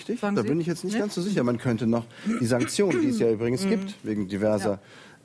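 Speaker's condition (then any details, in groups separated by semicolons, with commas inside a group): No condition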